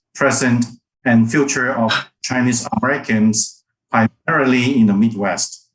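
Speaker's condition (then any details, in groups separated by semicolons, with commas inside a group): No condition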